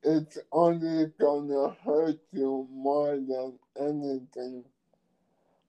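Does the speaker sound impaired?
Yes: ALS; diagnosed at age 27; nearly 10 years since diagnosis, progressing, still speaking with own voice; voice box going, slurred speech, speaks very slowly, hard to hear.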